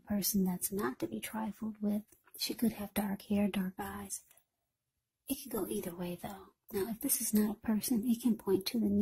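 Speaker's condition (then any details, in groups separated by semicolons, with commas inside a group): No condition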